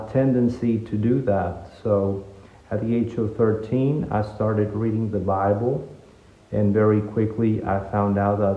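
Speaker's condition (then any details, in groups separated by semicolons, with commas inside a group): No condition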